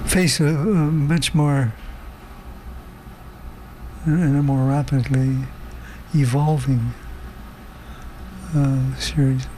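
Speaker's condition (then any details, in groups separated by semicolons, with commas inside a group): Parkinson's disease; no hand tremor, no hand or foot problems, atypical in that respect; progressing, slow movements, on medication, physical function largely kept, no stoop or freezing, some confusion; harder to hear recently, word-finding difficulty worse when tired, loses thread, trouble finishing sentences, avoids hard words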